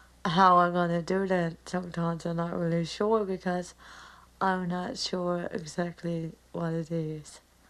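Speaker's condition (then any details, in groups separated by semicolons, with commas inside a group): Cerebral palsy; mild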